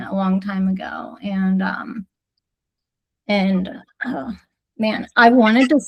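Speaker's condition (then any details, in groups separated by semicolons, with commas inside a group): No condition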